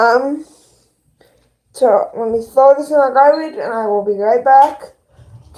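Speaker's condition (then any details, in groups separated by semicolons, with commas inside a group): Cerebral palsy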